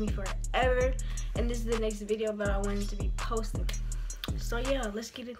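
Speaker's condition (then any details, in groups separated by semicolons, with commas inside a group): No condition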